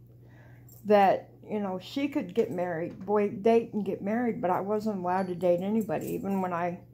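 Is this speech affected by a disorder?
Yes: cerebral palsy; walks flat-footed.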